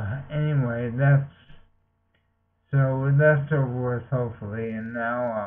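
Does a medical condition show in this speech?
Yes: multiple sclerosis.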